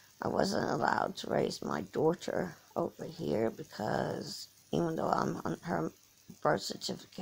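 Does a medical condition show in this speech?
Yes: cerebral palsy; from birth.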